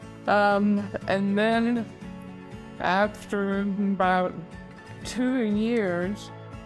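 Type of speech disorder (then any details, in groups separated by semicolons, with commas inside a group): Bulbar dysarthria; bulbar-onset ALS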